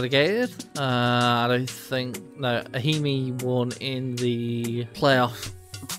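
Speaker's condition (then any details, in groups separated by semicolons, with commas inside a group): No condition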